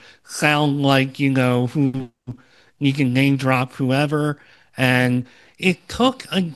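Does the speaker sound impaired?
Yes: cleft lip and palate; congenital cleft lip and palate, part of rare Opitz GBBB syndrome; earlier low confidence speaking and presenting, improved with podcast practice.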